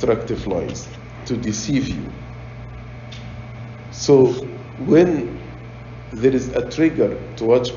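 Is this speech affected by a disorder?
No.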